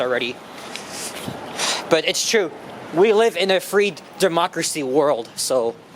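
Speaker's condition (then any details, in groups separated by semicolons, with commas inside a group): No condition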